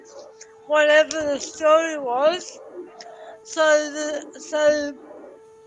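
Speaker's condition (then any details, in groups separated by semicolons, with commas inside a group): Cerebral palsy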